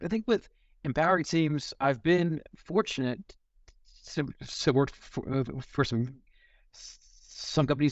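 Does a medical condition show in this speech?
Yes: stuttering; stutters in conversation, disfluencies may sound like audio buffering; here repeated sounds, repeated words, prolonged sounds.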